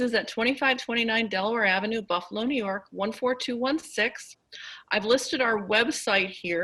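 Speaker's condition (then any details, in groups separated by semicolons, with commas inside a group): No condition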